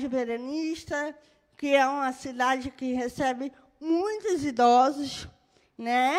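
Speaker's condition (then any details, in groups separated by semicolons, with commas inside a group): Cerebral palsy; birth brain injury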